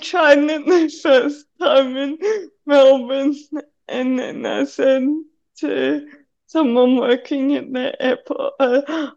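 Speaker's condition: Cerebral palsy; cerebral palsy affecting right side of body including right hand, needs hand to hold on steep stairs

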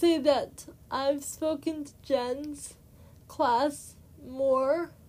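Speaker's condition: Cerebral palsy; trouble getting words out, speaking only two words at a time

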